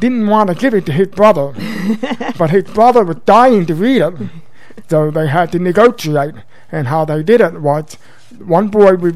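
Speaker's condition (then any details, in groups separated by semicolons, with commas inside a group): Profound deafness since birth, congenital; learned speech via daily school speech therapy, mother's home drills feeling throat vibrations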